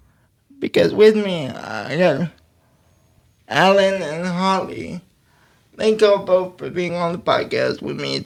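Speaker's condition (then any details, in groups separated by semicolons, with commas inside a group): Cerebral palsy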